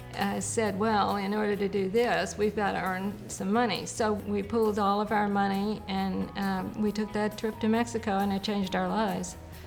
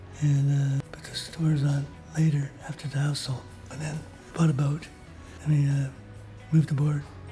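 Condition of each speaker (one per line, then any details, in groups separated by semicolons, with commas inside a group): No condition
Parkinson's; early onset, began with left arm shaking and weakness; on medications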